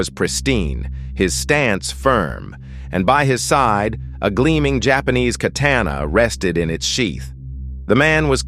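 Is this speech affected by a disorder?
No.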